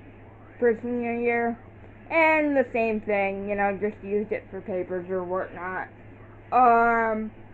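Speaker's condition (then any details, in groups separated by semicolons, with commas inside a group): Cerebral palsy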